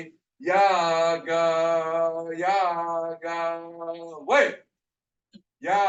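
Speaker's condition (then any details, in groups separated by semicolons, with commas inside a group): No condition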